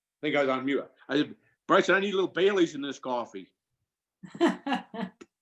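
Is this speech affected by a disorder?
No.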